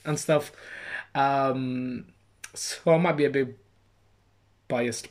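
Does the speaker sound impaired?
Yes: stammer; stammer since childhood, mocked and imitated by other kids from primary school; age 26, saying own name takes a long time; struggles saying own name, stammers less with put-on Birmingham accent or exaggerated speech; here repeated sounds, prolonged sounds.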